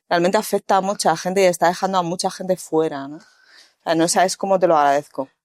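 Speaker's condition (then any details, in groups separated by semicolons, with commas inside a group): No condition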